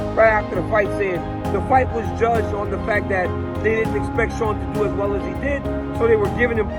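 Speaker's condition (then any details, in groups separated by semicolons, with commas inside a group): No condition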